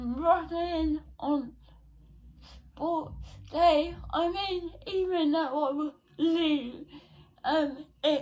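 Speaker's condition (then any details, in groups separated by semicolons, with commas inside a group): Cerebral palsy; not quadriplegic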